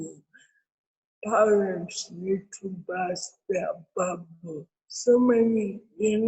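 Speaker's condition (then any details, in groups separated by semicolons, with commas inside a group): Cerebral palsy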